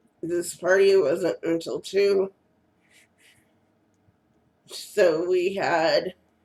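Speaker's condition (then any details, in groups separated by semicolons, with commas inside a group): Cerebral palsy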